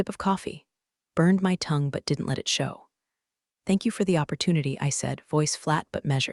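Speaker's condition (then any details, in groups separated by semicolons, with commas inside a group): No condition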